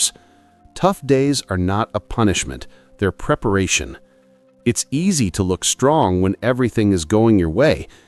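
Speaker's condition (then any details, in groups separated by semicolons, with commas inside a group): No condition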